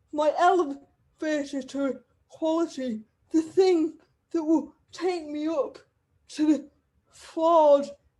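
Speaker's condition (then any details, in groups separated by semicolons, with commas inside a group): Cerebral palsy; wheelchair user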